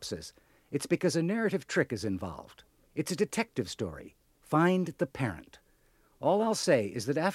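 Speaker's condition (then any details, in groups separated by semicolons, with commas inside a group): No condition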